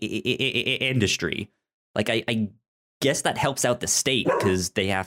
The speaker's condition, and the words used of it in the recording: Stuttering. I like talking about this stuff, but I also stutter.